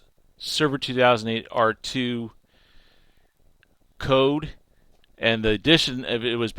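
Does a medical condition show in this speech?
No.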